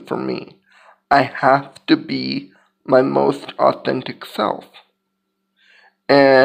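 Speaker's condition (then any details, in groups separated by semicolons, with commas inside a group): Cerebral palsy; physical disability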